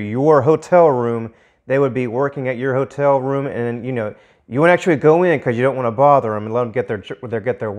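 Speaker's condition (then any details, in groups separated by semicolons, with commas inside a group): No condition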